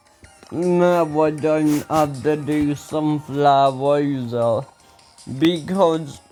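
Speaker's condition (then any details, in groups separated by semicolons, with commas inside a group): Ataxia; speech recently worse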